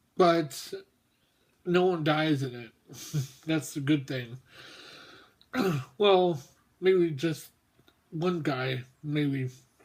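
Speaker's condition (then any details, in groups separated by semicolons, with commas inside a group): Mobius syndrome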